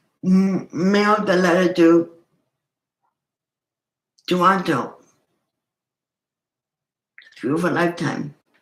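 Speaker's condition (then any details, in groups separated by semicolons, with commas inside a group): Cerebral palsy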